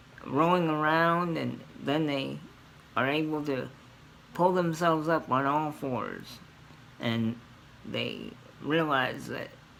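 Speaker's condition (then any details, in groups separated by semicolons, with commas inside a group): Cerebral palsy; scoliosis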